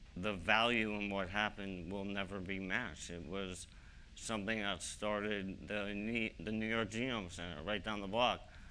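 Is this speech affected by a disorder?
Yes: ALS; young-adult onset.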